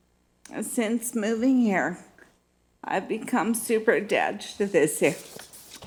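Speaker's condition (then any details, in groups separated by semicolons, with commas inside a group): Multiple sclerosis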